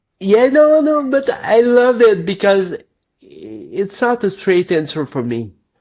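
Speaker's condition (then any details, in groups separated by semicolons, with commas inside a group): Cerebral palsy; lifelong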